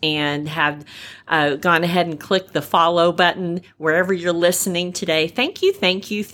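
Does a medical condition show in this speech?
Yes: repaired cleft palate, cleft palate without cleft lip; congenital cleft, roof of mouth only, single repair by plastic surgeon at about 9 months; uses voice for radio hosting, singing and public speaking.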